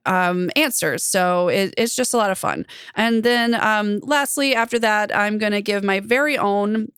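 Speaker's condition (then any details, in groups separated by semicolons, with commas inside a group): No condition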